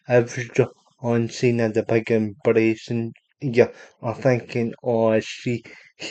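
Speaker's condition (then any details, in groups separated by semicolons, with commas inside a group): Cerebral palsy; unable to walk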